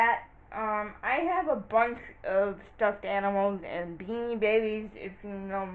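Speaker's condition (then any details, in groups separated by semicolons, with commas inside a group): Cerebral palsy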